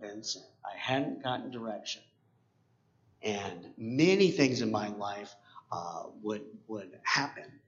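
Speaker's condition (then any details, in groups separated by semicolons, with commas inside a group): Cleft palate; 7 years of speech therapy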